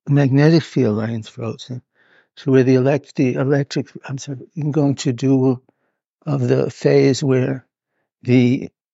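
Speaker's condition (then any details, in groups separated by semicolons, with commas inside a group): Parkinson's; hidden in early stages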